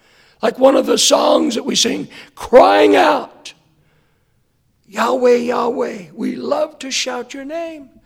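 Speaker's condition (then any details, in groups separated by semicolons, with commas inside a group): Hoarseness after vocal cord surgery; hoarse voice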